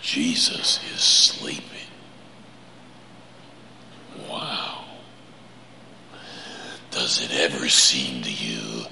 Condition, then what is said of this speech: Throat cancer. So you get my Batman voice tonight.